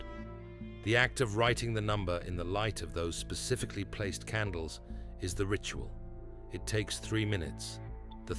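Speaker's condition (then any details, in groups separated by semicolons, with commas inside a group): No condition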